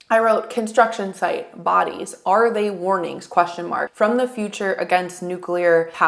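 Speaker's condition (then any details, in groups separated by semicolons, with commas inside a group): No condition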